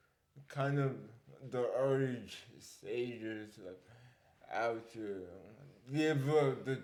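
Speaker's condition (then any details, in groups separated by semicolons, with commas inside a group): Cerebral palsy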